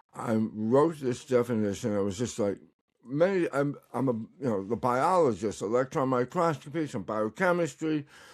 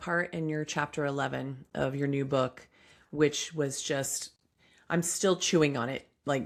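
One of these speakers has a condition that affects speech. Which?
The first: tongue cancer; partial tongue removal, tongue paralyzed by tumor; recovering, tongue exercises; could not speak when paralyzed, expected to improve.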